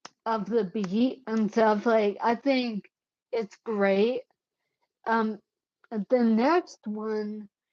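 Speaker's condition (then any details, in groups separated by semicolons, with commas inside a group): Cerebellar ataxia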